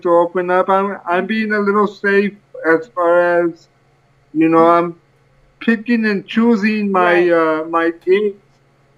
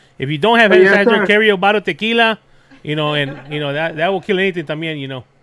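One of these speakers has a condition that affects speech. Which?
The first: cerebral palsy; from birth.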